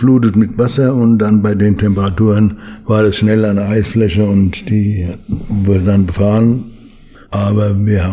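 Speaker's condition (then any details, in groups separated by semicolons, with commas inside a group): Parkinson's disease; limits daily routine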